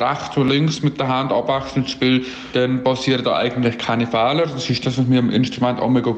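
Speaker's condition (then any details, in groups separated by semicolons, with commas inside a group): Deafness since birth; congenital, happened at birth, cause never medically explained, noticed at age 3.5; left ear 100% deaf, right ear about 80-90% deaf, residual hearing muffled, unclear, noisy; speaks very well, exceptional among deaf people, self-taught, answers recorded via WhatsApp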